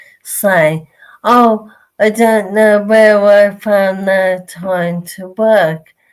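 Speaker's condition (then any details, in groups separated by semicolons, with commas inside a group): Motor neurone disease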